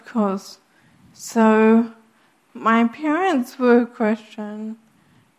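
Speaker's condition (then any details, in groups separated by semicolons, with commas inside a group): Friedreich's ataxia; cannot speak if quiet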